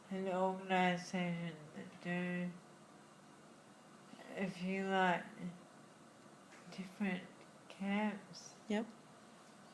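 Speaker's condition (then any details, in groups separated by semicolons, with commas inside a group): Friedreich's ataxia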